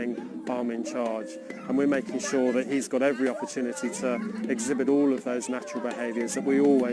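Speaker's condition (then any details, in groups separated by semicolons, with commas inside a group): No condition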